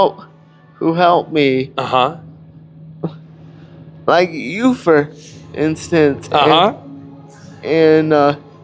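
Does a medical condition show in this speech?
Yes: cerebral palsy; cannot walk.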